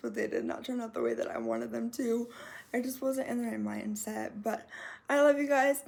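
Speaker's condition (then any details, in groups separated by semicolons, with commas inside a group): Cerebral palsy; muscle tightness, hip replacement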